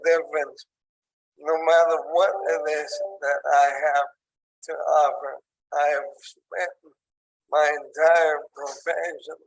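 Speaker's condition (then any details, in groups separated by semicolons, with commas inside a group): ALS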